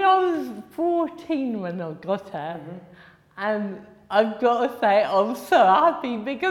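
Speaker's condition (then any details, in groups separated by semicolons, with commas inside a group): Cerebral palsy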